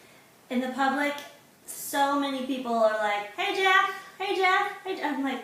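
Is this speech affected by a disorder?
No.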